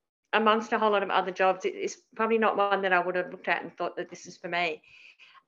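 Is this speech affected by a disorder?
Yes: cleft palate; c for communication skills in primary school.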